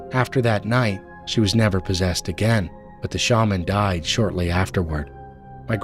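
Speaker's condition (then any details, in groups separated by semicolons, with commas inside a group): No condition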